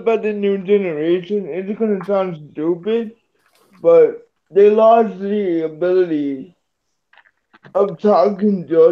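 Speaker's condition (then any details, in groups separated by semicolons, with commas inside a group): Cerebral palsy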